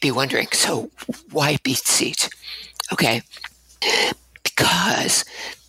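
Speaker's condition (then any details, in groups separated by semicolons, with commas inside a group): Abductor spasmodic dysphonia; diagnosed Fresno State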